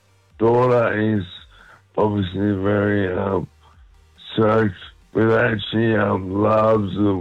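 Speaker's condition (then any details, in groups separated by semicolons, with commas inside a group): MND; motor neurone disease, diagnosed a little over a month ago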